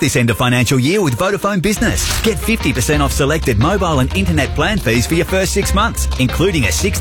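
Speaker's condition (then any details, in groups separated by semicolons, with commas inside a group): No condition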